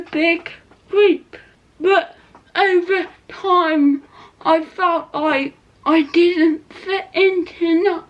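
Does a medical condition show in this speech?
Yes: cerebral palsy; not quadriplegic.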